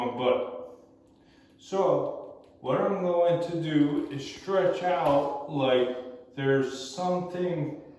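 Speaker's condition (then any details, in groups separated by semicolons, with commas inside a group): Cerebral palsy; movement dexterity issues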